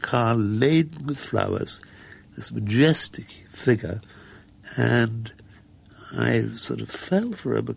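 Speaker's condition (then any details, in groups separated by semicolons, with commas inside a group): Muscular dystrophy; progressive, death predicted at 16 but now nearly 70, wheelchair user, walked earlier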